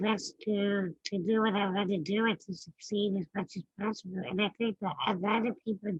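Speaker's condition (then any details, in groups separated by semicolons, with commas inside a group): Spinal muscular atrophy type 2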